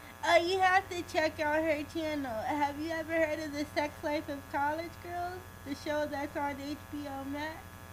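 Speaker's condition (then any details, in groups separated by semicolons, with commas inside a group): Cerebral palsy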